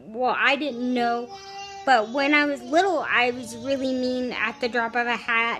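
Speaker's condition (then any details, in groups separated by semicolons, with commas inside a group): Cerebral palsy, spastic, severe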